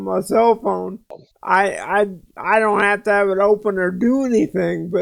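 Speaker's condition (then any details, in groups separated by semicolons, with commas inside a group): Cerebral palsy; speech sounds drunk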